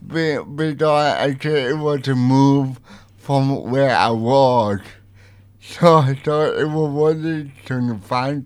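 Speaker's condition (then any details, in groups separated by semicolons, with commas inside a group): Cerebral palsy; interview partly own voice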